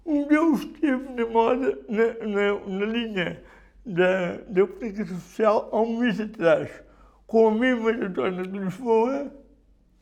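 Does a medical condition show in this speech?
Yes: cerebral palsy; not a disease.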